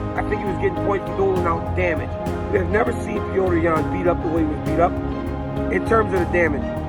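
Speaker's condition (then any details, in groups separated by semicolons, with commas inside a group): No condition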